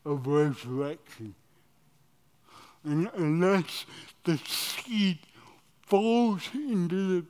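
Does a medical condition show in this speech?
Yes: cerebral palsy; cerebral palsy from birth at St. Edward's (now Mercy Hospital), doctors predicted no walking or talking.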